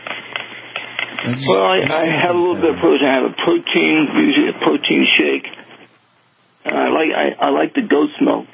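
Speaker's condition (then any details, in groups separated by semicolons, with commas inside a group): Parkinson's; slight tremor years before diagnosis, worsened after anesthesia for broken hip and femur, worse on left side; started Sinemet this past year, fish oil, acetyl-carnitine, acetyl-cysteine, tried glutathione IVs, tyrosine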